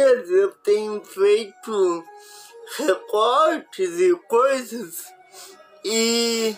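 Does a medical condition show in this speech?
Yes: paralysis.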